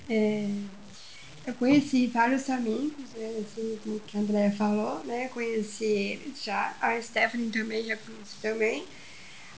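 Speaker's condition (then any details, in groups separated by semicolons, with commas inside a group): Down syndrome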